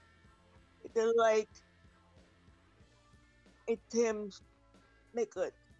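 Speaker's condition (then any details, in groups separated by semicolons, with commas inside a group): Cerebral palsy; age 61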